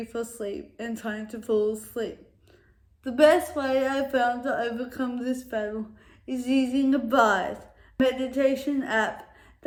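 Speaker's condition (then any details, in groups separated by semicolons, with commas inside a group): Cerebral palsy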